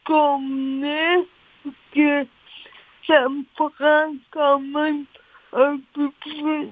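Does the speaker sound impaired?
Yes: cerebral palsy; since birth, oxygen loss to brain during delivery, all four limbs affected, walks slowly, spasms; speech affected, listeners must pay attention to follow.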